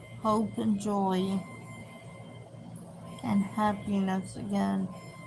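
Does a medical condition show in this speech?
Yes: cerebral palsy; head often turned sideways.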